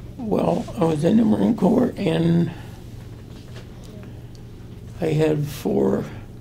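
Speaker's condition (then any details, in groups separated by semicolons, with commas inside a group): Traumatic brain injury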